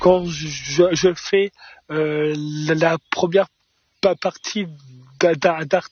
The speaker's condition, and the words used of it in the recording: Stuttering. L'humour, en général, c'est un rythme. Donc, même si on est bègue, il faut s'inventer le rythme.